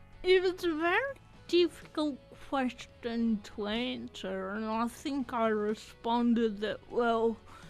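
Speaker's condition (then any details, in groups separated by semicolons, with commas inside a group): Athetoid cerebral palsy; voice slightly affected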